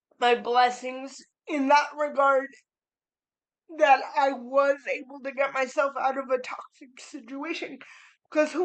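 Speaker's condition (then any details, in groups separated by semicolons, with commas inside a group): Cerebral palsy; spastic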